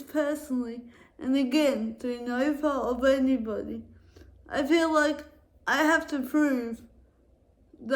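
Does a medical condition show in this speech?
Yes: cerebral palsy; affects walking and speech.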